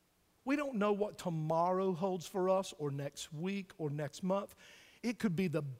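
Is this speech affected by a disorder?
No.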